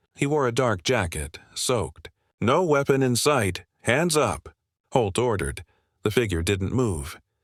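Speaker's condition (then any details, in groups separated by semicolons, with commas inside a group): No condition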